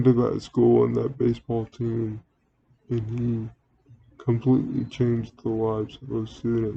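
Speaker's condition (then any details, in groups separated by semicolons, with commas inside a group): Cerebral palsy; wheelchair user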